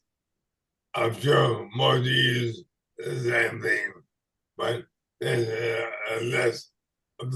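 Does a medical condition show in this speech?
Yes: ALS/MND.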